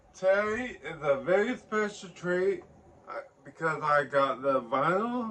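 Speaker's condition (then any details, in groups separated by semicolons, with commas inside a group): Ataxic cerebral palsy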